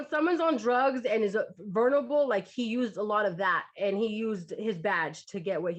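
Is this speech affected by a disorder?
No.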